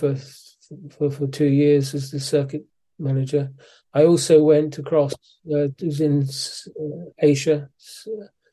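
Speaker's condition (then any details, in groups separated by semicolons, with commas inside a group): Parkinson's disease; physiotherapy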